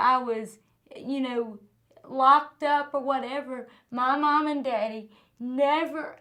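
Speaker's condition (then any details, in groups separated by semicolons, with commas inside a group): Cerebral palsy; from birth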